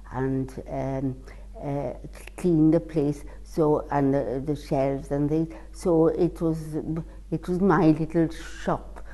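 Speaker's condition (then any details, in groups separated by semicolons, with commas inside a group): Cerebral palsy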